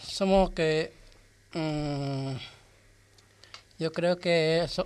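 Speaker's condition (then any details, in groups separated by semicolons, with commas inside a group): Down syndrome; genetic condition, extra copy of chromosome 21, self-described as 68 degrees; age 32, no medication, independent in daily life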